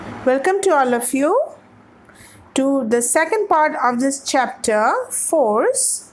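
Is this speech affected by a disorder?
No.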